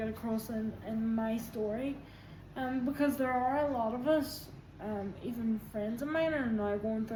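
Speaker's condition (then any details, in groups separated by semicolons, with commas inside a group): Quadriplegic cerebral palsy, severe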